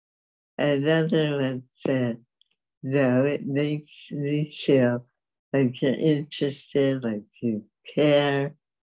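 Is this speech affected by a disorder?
Yes: dystonia; dystonia from age 20, affects walking and speech, right leg kicked left ankle, no cure; speech loss began after UCLA, mute 40 years, typed needs on typewriter, symptoms when speaking.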